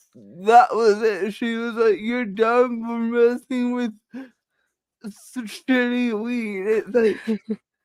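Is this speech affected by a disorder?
Yes: cerebral palsy.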